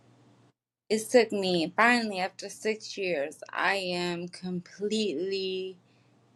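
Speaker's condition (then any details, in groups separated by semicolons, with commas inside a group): Traumatic brain injury; accident, injury at age 24; takes medication, physical therapy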